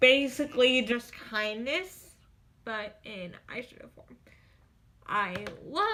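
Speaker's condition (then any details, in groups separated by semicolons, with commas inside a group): Cerebral palsy, spastic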